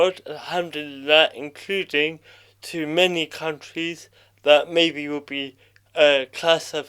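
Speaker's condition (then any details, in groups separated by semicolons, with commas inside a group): Cerebral palsy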